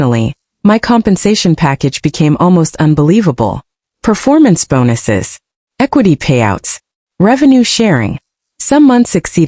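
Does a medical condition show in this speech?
No.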